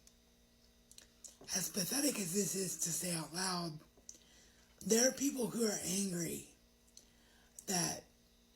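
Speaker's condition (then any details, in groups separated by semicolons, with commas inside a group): Cerebral palsy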